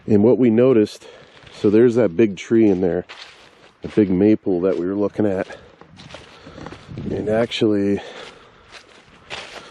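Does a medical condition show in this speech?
No.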